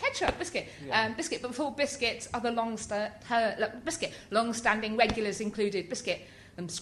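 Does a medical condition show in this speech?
Yes: Tourette's syndrome; neurological tic disorder, tics since about age six, believed inherited, intensified in early 20s; frequent vocal tics, hedgehog, geronimo, some rude tics; frequent vocal tics interrupt speech, some obscene tics, noticeable noises.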